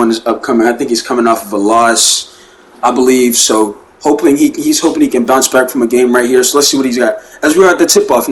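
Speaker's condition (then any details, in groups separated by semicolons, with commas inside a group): No condition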